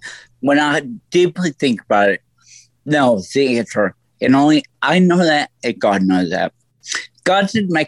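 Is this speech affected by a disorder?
Yes: stroke; voice affected.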